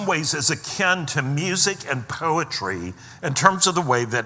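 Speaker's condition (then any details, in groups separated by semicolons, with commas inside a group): No condition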